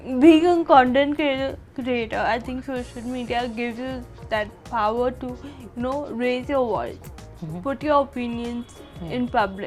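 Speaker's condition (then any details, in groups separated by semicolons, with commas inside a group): Cerebral palsy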